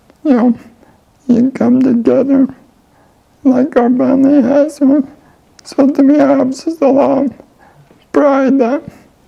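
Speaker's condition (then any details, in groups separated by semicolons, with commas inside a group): ALS; voice and lungs affected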